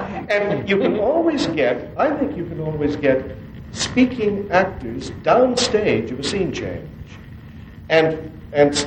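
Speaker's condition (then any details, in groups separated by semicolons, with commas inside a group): No condition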